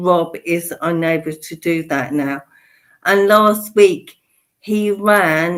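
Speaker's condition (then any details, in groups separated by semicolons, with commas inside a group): Motor neurone disease; bulbar onset, mouth, speech and swallowing, feeding tube; slowly progressing, still mobile, very tired; voice most affected, no vocal power, swallowing and eating affected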